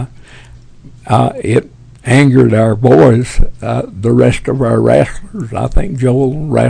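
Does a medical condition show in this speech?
Yes: Parkinson's; tremors as early symptom.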